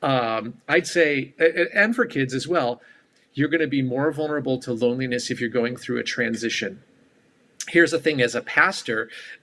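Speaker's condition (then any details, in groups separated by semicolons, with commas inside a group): No condition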